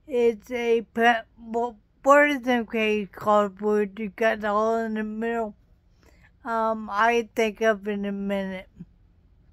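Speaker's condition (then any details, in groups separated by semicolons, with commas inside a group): Traumatic brain injury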